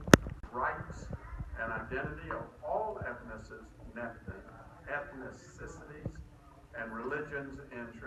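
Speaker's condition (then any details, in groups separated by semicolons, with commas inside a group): No condition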